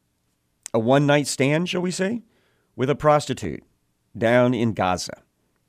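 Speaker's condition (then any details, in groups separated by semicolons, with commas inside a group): No condition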